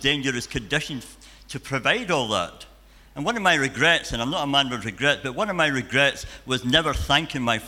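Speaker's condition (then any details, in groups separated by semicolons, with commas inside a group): Cleft palate and cleft lip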